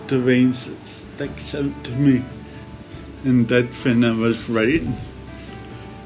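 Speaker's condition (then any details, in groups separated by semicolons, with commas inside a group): Cerebral palsy; complex operation for condition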